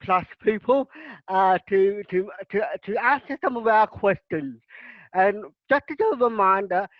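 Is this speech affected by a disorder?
Yes: cerebral palsy.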